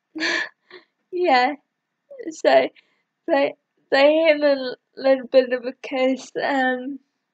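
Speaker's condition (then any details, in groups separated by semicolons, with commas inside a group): Cerebral palsy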